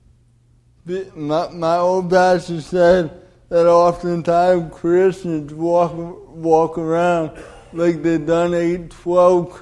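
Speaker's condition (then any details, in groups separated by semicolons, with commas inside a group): Cerebral palsy; delayed development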